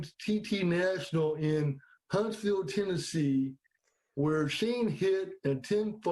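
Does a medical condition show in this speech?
Yes: cerebral palsy.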